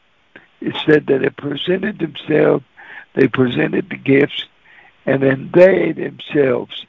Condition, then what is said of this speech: Cerebral palsy. And when I get nervous, I can't talk plain for nothing.